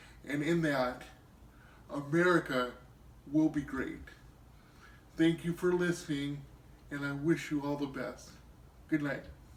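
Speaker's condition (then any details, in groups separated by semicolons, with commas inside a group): Cerebral palsy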